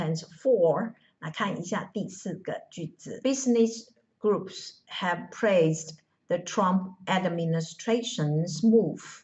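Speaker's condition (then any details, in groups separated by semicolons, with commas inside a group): No condition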